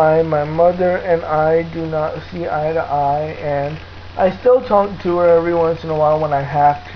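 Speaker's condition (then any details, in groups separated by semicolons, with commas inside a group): Cerebral palsy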